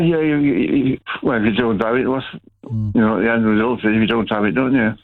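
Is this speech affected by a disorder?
Yes: Parkinson's; Parkinson's disease diagnosed 2019, bowel cancer 2021 treated with operation and 6 months chemotherapy; nerve damage as chemotherapy side effect, bowel cancer cleared.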